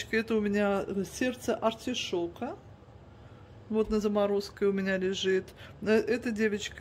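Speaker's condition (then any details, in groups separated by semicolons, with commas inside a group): No condition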